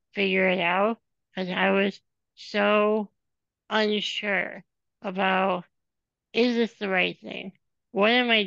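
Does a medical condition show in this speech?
Yes: spinal muscular atrophy; from birth, genetic, motorized wheelchair user whole life, depends on caregivers.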